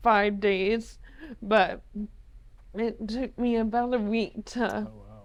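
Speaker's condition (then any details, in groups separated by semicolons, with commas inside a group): ALS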